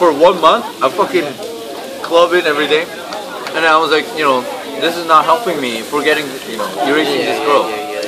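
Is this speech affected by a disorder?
No.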